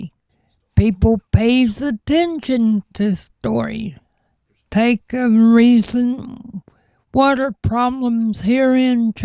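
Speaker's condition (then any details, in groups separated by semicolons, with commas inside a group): Cerebral palsy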